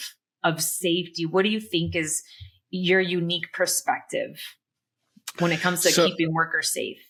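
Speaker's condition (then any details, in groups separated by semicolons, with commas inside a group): No condition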